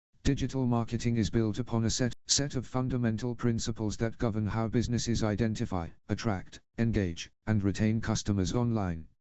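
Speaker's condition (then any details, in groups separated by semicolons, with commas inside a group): No condition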